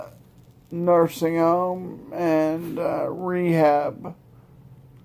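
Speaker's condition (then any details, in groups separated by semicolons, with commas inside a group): Multiple sclerosis; slight voice scratchiness, very tired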